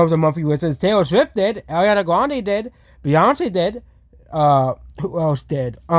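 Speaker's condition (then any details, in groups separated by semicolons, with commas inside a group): No condition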